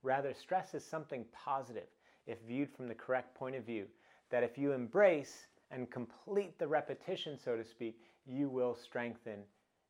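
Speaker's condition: No condition

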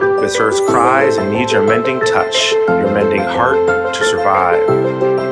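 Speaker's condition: No condition

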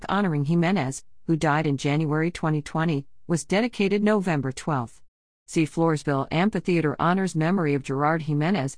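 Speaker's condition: No condition

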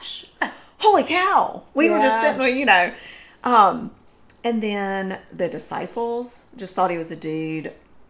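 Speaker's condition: No condition

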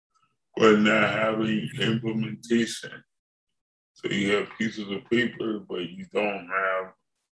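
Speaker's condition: Cerebral palsy; from birth

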